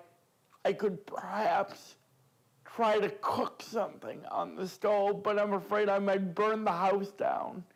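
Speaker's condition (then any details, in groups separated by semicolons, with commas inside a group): Cerebral palsy; affects motor skills, no gross motor skills; totally dependent for all daily activities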